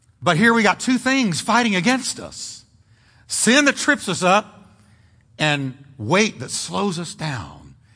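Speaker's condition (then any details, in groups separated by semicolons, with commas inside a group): No condition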